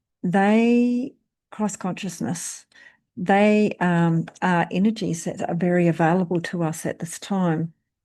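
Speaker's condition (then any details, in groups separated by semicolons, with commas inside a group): No condition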